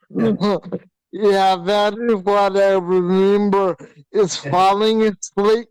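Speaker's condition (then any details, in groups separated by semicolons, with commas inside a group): Hydrocephalus with shunt failure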